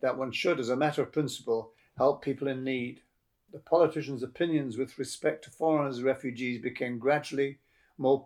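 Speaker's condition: No condition

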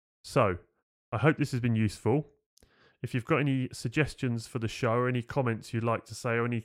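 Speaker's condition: No condition

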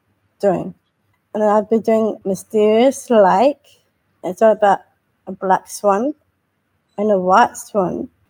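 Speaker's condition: Down syndrome; intellectual disability

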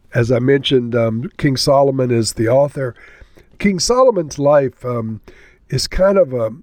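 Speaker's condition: No condition

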